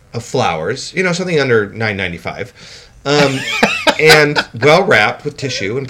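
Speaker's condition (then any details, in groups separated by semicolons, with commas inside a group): No condition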